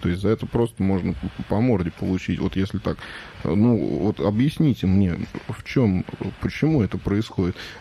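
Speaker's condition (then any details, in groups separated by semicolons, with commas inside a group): No condition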